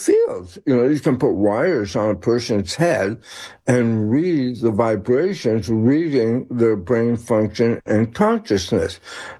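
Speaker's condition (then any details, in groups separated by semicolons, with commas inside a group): Tongue cancer; seen by ear nose throat doctor, throat scan malignant, later scan benign tumor; slurred speech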